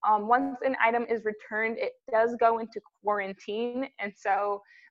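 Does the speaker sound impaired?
No.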